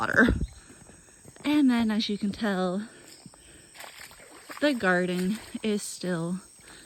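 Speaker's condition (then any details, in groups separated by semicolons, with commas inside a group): No condition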